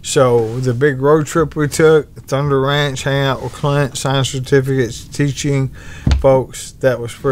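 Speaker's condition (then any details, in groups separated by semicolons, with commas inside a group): ALS; bulbar-upper onset, tongue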